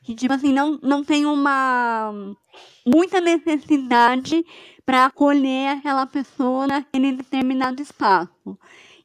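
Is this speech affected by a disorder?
Yes: cleft palate; congenital cleft palate, rehabilitated, velum fails to direct airflow, part of air escapes through nose; still lacks breath to inflate balloon or sustain long phone work; nasal air escape, extra vocal fold effort for intelligibility, hoarse or voiceless after long speaking.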